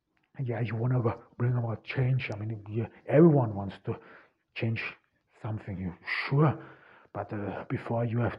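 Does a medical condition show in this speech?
Yes: stuttering; cause unknown, only one in family who stutters, German mother tongue, born in Austria; struggles with words, sounds like bad connection, presses words out, difficult words harder, German accent; here repeated sounds.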